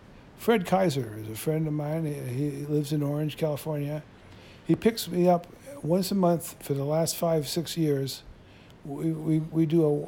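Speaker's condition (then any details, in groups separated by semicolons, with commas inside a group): Parkinson's disease; typical form, tremor onset in right arm and hand, spread a little, 9 years since onset; some self-described stuttering while talking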